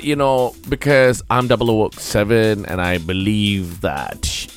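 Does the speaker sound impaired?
No.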